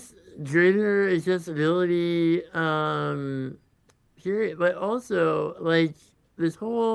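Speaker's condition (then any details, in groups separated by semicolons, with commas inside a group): Congenital muscular dystrophy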